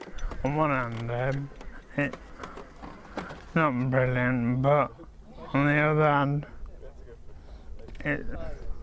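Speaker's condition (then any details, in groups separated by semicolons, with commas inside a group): MND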